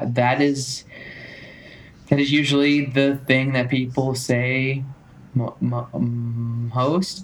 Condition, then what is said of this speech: Stuttering. But no, because I mean, it's so cool that I'm in such a different place with this part of my voice,